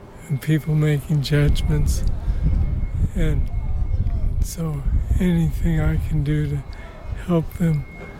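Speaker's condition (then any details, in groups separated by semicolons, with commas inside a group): Parkinson's disease; diagnosed nearly 3 decades ago; taking part in boxing exercise class for Parkinson's at Rusty Gloves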